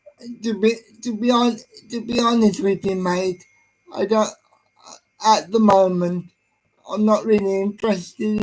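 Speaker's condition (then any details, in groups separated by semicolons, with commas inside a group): Cerebral palsy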